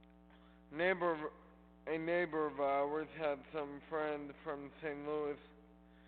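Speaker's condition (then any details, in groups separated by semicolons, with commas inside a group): Cerebral palsy; from birth, mostly legs, selective dorsal rhizotomy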